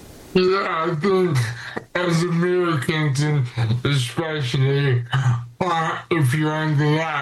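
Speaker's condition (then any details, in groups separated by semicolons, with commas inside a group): Cerebral palsy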